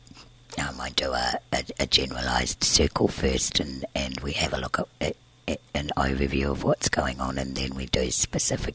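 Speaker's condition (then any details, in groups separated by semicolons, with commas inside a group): Tracheostomy and scarred vocal cord, laryngeal cysts, surgical vocal cord scarring; later surgery left voiceless eight months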